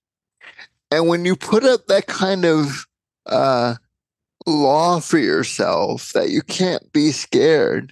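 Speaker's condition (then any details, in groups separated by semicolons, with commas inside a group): Cerebral palsy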